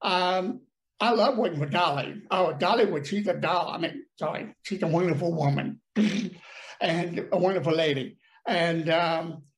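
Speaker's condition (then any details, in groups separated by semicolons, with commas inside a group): Deafness; paralysis on one side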